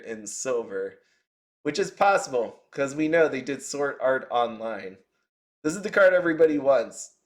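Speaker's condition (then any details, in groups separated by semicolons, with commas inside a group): No condition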